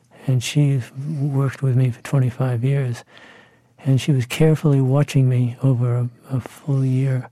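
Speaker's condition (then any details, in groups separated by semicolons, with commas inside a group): Parkinson's disease; possible REM sleep signs about ten years earlier, handwriting became illegible; voice once decent, now fuzzy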